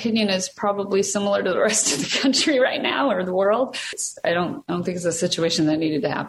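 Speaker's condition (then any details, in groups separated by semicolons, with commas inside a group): No condition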